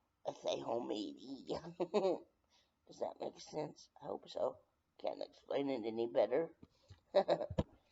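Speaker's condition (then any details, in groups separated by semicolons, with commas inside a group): Brain injury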